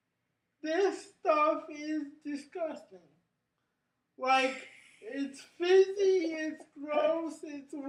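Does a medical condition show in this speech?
Yes: cerebral palsy; brain injury.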